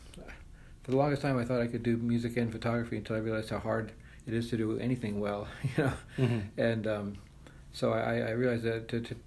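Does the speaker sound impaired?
Yes: Parkinson's disease.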